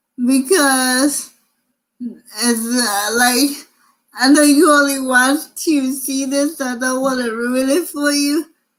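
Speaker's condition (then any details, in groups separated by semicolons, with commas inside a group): Cerebral palsy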